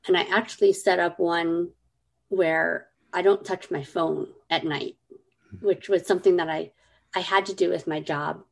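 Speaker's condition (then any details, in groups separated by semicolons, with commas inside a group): Cleft lip and palate; childhood feeding issues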